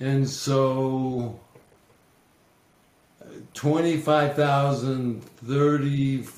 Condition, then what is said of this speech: ALS (motor neuron disease). If it's a little bit slurred, that's fine.